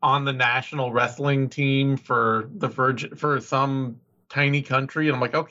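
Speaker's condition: No condition

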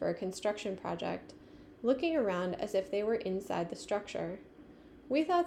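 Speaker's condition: No condition

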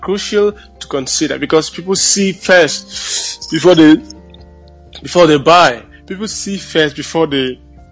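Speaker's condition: No condition

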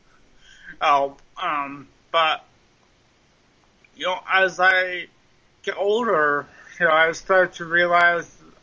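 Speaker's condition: Cerebral palsy; mild form, lifelong since childhood

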